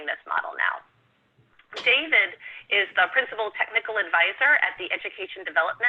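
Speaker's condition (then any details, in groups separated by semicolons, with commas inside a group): No condition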